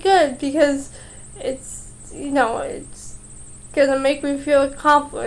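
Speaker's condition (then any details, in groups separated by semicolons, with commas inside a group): Cerebral palsy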